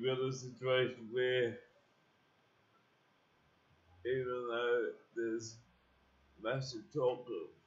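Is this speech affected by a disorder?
Yes: cerebral palsy; uses wheelchair.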